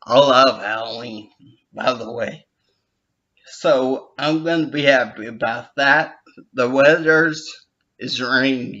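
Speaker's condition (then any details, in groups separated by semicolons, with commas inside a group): Brain injury with dysarthria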